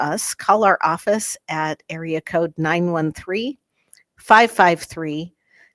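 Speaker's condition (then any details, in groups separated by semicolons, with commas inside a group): No condition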